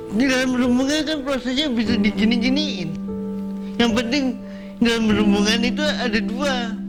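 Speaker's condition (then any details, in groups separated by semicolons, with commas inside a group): Cerebral palsy; cannot walk, uses wheelchair, upper body functional; speech somewhat affected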